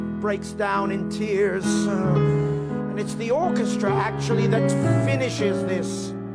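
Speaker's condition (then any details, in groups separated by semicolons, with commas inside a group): No condition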